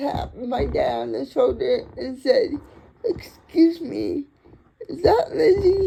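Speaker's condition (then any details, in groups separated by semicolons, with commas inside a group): Cerebral palsy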